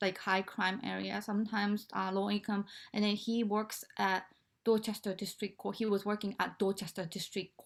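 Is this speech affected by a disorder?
No.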